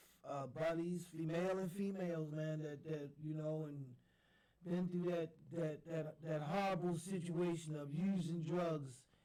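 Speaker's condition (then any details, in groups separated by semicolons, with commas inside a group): No condition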